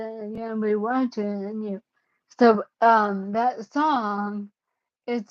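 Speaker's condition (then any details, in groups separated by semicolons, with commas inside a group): Cerebellar ataxia; caused by brain bleed, unsteady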